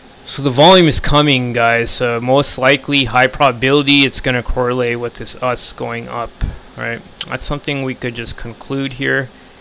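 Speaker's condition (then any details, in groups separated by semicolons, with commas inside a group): No condition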